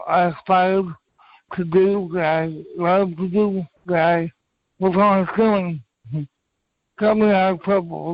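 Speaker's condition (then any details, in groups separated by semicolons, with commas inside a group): Cerebral palsy; from birth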